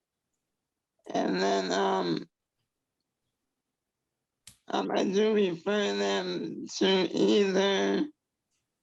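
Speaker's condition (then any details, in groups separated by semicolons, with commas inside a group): Traumatic brain injury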